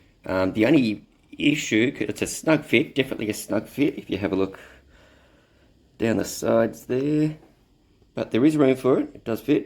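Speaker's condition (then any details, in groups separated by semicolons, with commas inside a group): No condition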